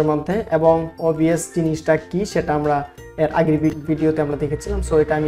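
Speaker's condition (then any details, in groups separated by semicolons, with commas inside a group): No condition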